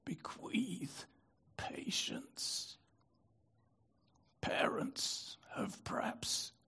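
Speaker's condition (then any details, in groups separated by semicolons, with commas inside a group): Spasmodic dystonia; prior stroke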